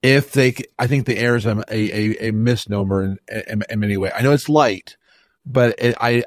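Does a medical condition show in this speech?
Yes: stuttering; changes phrases mid-sentence, Siri handles it better than Amazon's device; here repeated sounds.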